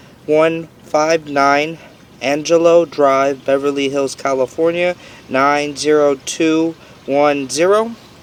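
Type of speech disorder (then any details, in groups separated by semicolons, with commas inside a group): None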